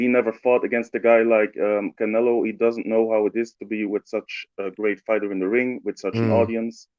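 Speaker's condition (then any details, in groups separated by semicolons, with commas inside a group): No condition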